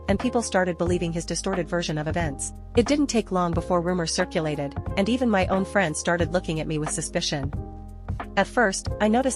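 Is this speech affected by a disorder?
No.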